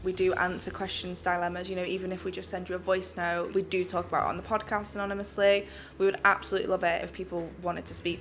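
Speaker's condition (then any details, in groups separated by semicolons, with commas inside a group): No condition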